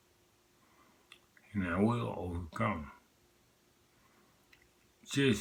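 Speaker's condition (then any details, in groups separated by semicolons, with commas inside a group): Multiple sclerosis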